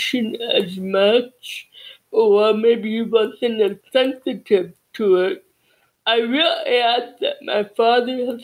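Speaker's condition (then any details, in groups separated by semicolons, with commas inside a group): Cerebral palsy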